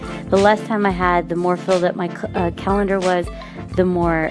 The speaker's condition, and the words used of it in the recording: None; typical speech.